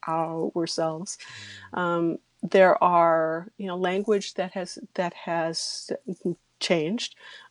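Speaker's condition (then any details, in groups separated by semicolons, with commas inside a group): Stuttering; secondaries of dropping chin and shutting eyes, works to keep eye contact; voice described as different, stutters openly; stuttering much less when signing, could stutter when voicing while signing, voice off for ASL; prolonged sounds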